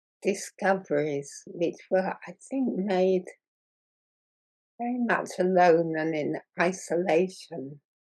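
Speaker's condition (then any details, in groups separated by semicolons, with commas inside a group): Muscular dystrophy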